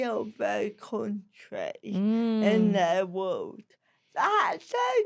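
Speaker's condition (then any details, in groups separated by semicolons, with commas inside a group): Cerebral palsy; slow speech, sounds disabled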